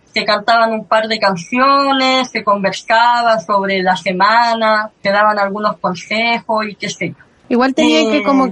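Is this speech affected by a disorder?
Yes: cleft lip and palate; since early childhood, fissure present in kindergarten.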